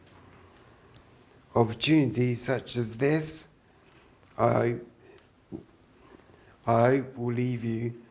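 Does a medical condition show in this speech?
Yes: traumatic brain injury.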